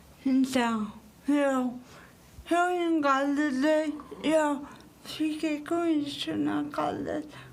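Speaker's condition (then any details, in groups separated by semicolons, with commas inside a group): Cerebral palsy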